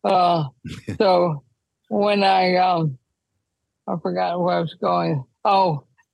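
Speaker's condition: ALS; wheelchair use when traveling

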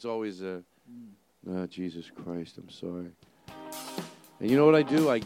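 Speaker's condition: No condition

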